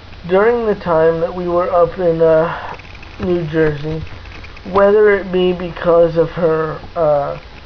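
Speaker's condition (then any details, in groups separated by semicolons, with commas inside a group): Cerebral palsy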